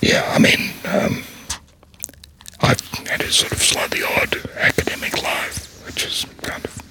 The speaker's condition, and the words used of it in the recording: Laryngectomy. So I was speaking then really as well or as badly as I'm speaking now.